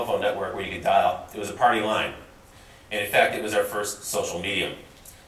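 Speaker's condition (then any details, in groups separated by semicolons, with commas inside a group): No condition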